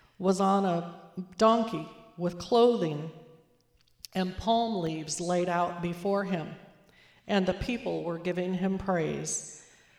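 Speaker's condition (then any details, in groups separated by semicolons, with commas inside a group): No condition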